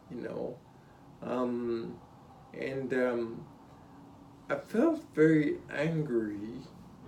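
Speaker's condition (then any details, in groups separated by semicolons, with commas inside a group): Spinocerebellar ataxia (sca7)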